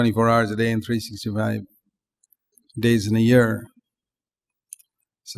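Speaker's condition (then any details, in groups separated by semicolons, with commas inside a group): No condition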